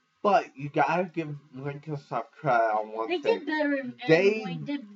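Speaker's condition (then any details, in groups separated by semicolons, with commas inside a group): Cerebral palsy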